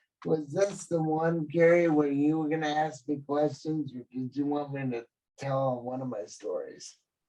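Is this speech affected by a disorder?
Yes: cerebral palsy.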